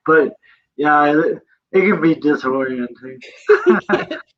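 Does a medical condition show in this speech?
Yes: cerebral palsy; present from birth.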